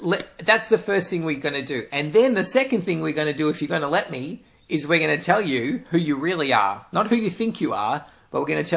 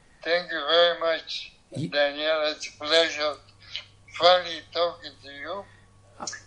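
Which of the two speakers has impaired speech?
The second: ALS, bulbar onset; diagnosed seven months ago; bulbar, mainly mouth and vocal cords.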